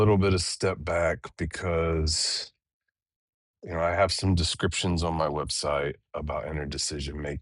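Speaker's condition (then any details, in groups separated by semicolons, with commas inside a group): No condition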